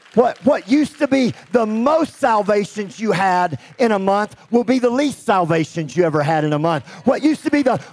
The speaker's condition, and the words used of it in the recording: Cleft palate. I was born with a cleft lip and palate, never supposed to be able to speak.